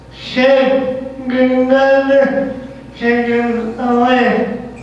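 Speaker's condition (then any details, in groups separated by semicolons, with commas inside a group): Cerebral palsy; can be difficult to understand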